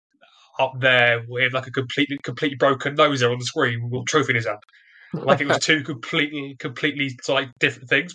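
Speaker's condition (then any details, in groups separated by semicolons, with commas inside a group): Stutter; developmental, onset early childhood, lifelong, more severe during trial, barely able to speak first six months in prison; stutters during this interview; ignores disfluencies and keeps talking, media presence trained as main focus; repeated sounds, repeated words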